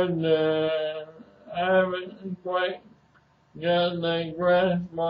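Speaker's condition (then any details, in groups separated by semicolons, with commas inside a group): ALS; speech somewhat hard to understand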